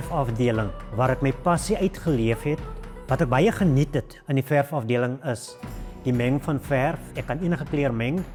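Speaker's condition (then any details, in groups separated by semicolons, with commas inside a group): No condition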